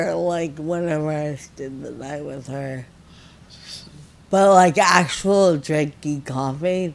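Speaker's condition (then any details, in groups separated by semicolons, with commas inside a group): Friedreich ataxia, severe; some control of all limbs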